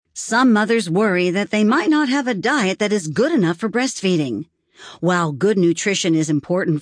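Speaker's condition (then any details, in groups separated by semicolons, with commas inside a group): No condition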